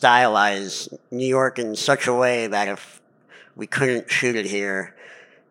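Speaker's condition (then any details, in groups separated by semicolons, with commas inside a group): Cleft palate; lifelong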